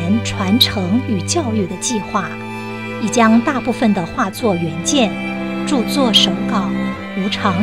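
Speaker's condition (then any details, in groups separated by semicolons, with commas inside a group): No condition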